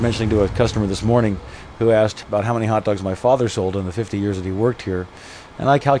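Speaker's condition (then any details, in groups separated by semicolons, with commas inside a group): No condition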